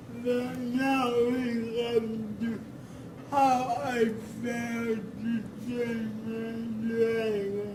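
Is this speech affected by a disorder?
Yes: cerebral palsy; severe, cannot walk, feed or dress self; dysarthric, reduced lung capacity, prolonged talking effortful, speech recognition failed.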